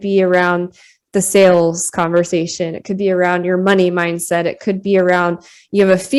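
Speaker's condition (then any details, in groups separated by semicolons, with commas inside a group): No condition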